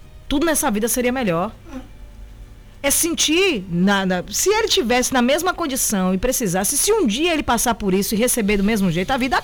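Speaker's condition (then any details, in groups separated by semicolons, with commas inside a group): No condition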